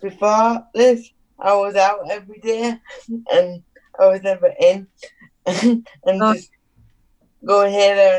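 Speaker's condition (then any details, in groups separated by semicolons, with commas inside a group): Cerebral palsy; needs adapted housing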